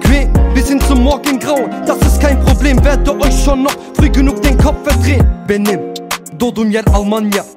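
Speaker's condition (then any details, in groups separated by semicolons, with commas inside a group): No condition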